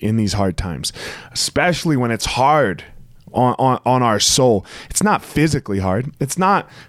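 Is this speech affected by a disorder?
No.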